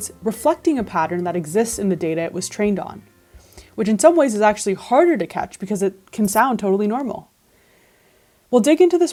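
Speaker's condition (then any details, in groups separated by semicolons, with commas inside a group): No condition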